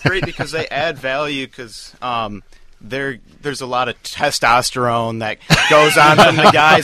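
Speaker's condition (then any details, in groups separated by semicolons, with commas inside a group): No condition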